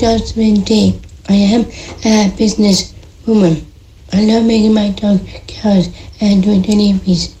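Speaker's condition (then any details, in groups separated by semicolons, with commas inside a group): Down syndrome; working on pronouncing words, speech confidence growing through meeting card business customers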